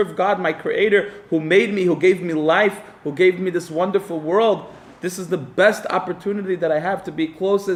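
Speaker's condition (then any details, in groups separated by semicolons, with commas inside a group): No condition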